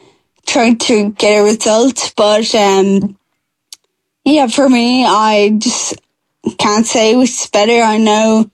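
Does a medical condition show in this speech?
Yes: Friedreich's ataxia; rare genetic progressive ataxia, diagnosed at age 13; less progressed than some others with condition, seeking access to slowing drug Skyclarys by Biogen; speech getting slower and more slurred over time, speaking a major struggle.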